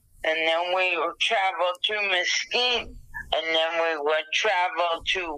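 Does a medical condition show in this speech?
Yes: dysarthria after stroke; hemorrhagic stroke in left thalamus, right-sided paralysis, wheelchair, hospitalized over a month, blood reabsorption takes 1-2 years; recovering with much therapy, walked 58 feet with hemi walker, right hand makes fist, stiffness, tone problems; dysarthria from stroke, speech affected, no aphasia, cognition intact.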